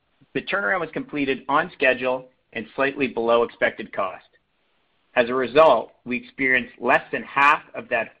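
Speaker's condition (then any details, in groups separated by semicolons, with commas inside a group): No condition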